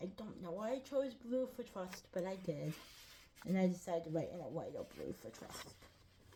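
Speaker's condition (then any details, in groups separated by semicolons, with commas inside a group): Cerebral palsy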